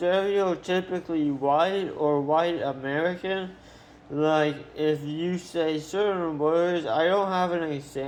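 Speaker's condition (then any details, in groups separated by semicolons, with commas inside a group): Tongue cancer surgery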